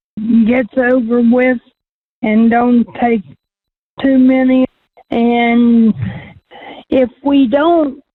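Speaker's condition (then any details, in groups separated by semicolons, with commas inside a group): Cerebral palsy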